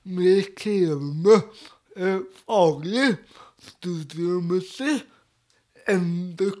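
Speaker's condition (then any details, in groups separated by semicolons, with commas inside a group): Cerebral palsy; speech difficulties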